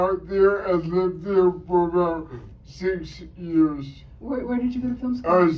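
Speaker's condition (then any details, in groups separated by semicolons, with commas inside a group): Cerebral palsy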